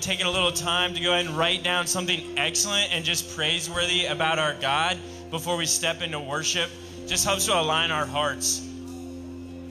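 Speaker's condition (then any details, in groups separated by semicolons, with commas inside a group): No condition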